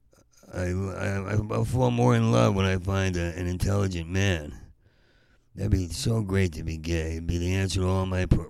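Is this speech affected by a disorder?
Yes: Parkinson's; exhausted, short on sleep, taken for drunk so could not get a cab.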